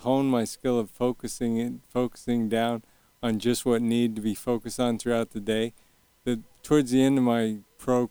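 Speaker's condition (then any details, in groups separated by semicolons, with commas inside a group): Early onset Parkinson's; young onset Parkinson's, Medtronic deep brain stimulation implant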